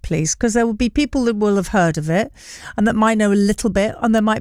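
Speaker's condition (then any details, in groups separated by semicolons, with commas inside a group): No condition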